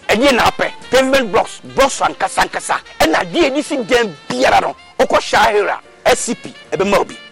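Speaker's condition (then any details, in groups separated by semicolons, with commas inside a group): No condition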